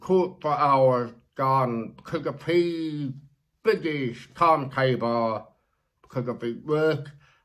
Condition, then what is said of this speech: Deafness. So I was like, you know what, your speech is really, really good.